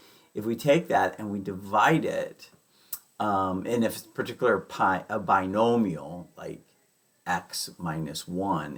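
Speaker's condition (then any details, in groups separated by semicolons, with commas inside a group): No condition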